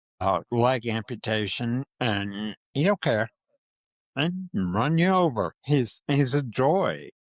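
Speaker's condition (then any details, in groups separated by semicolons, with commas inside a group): Parkinson's disease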